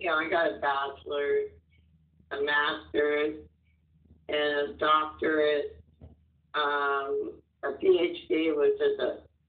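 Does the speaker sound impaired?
Yes: muscular dystrophy; physical disability, uses power wheelchair for independence.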